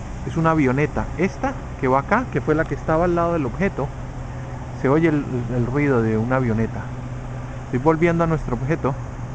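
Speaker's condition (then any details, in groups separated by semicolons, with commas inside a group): No condition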